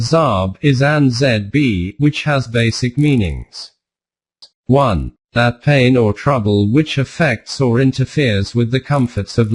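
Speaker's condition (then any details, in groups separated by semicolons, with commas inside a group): No condition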